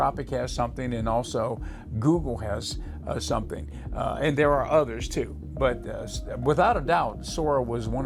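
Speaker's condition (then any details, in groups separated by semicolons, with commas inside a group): No condition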